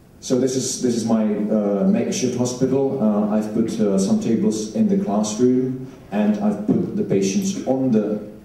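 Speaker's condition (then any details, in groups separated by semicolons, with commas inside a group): No condition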